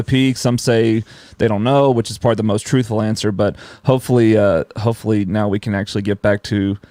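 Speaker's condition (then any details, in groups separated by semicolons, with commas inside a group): No condition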